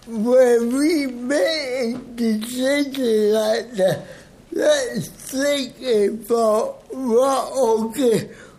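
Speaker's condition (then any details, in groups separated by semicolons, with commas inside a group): Cerebral palsy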